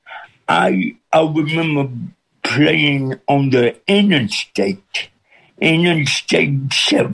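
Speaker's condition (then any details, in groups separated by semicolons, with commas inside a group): Cerebral palsy with speech impediment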